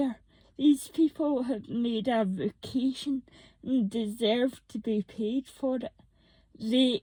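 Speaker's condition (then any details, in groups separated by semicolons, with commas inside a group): Cerebral palsy, moderate; mixed type, earlier described as ataxic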